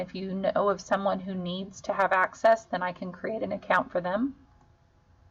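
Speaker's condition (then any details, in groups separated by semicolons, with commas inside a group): No condition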